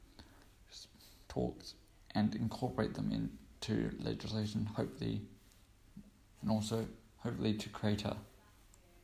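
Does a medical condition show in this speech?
Yes: cerebral palsy; cerebral palsy since birth.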